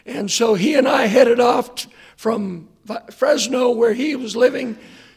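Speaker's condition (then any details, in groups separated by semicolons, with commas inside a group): Hoarseness after vocal cord surgery; hoarse voice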